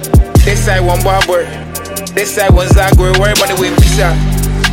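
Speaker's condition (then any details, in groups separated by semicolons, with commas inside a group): No condition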